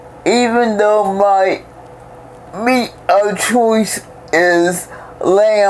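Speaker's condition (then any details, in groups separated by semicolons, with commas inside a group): Cerebral palsy; most of life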